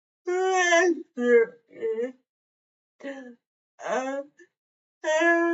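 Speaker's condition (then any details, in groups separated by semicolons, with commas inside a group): Cerebral palsy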